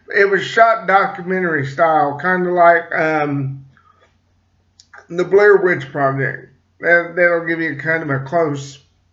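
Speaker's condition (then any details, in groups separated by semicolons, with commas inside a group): Cerebral palsy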